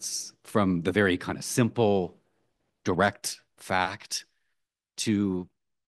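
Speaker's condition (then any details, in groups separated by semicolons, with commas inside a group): No condition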